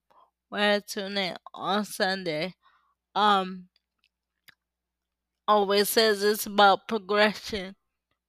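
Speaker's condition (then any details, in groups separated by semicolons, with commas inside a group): Cerebral palsy; uses power wheelchair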